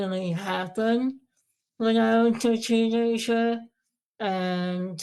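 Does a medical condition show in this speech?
Yes: Moebius syndrome.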